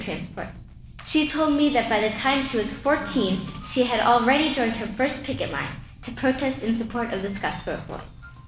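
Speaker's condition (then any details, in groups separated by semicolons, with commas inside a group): No condition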